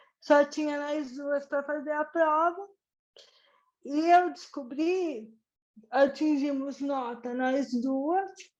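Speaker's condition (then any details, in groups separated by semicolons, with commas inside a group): Cerebral palsy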